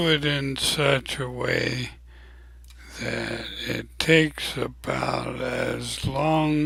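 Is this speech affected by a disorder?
Yes: ALS; abnormally slow voice.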